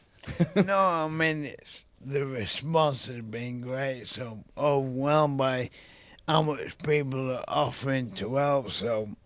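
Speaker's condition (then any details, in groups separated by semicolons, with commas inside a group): ALS; young onset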